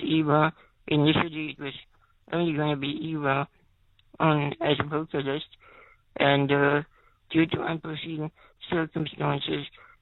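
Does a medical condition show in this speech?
Yes: spinal muscular atrophy; spinal muscular atrophy type 2, wheelchair user.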